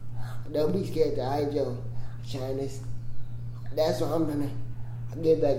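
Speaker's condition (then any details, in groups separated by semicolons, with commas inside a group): Cerebral palsy; congenital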